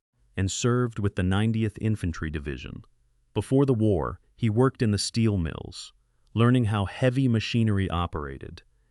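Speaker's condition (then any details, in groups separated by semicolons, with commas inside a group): No condition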